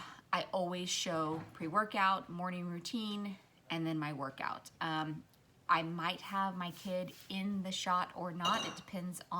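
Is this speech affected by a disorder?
No.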